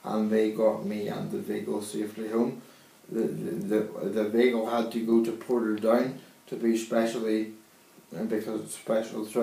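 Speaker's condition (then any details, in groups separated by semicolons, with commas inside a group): Cerebral palsy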